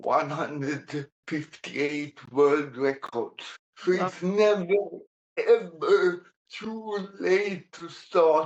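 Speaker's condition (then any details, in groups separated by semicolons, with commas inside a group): Cerebral palsy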